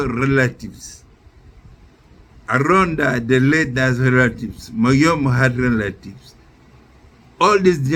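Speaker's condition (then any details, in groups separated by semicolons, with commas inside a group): Neurological disease from torture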